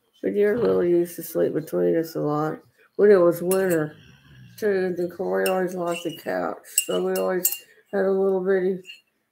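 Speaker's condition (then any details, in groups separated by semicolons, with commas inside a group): Cerebral palsy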